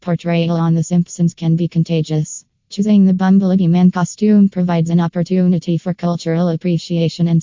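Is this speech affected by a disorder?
No.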